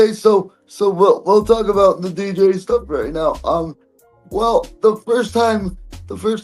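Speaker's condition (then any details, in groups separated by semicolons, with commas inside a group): Cerebral palsy; present from birth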